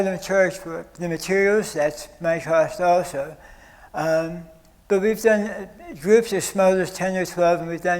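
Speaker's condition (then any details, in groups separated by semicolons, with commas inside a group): Stage 4 oral cancer; stage 4, HPV-related, radical tonsillectomy, neck dissection; survivor, past seven weeks chemoradiation; needed feeding tube during chemoradiation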